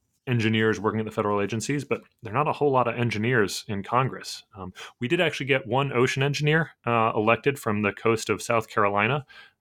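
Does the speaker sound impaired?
No.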